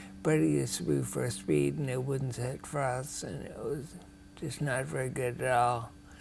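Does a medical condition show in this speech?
Yes: ataxia; rare, progressive.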